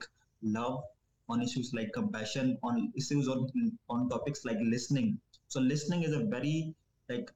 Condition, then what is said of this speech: Stuttering. If I will stutter 2-3-4 more times, it doesn't matter.